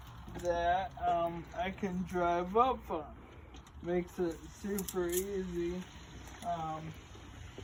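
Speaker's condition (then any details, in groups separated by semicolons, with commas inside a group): ALS; starting to lose voice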